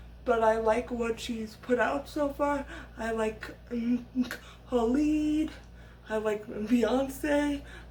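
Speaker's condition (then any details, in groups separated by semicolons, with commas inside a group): Cerebral palsy, severe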